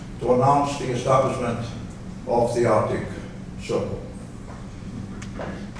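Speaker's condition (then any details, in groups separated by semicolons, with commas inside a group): No condition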